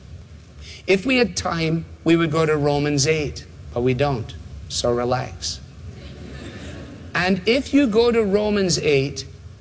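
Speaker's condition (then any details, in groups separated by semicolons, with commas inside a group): No condition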